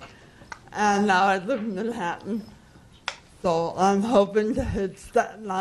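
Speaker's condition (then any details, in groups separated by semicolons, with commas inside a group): Cerebral palsy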